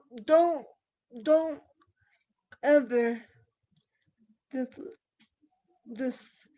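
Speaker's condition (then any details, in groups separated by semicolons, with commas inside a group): Cerebral palsy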